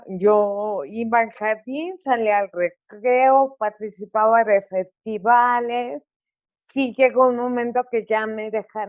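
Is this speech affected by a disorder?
Yes: cerebral palsy; articulation affected.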